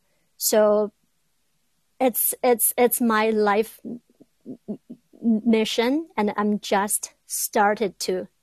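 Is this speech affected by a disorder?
Yes: stuttering; stuttering since school years in rural China, hidden by pretending fluency for first 30 years; still stutters after speech therapy with Dr. Merson, found via Google, stuttering support groups; once in total block and silence for 2 minutes during class presentation; here repeated words, blocks.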